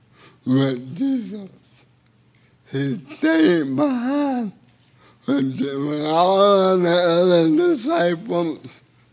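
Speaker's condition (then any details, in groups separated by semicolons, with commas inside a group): Cerebral palsy; involuntary hand movements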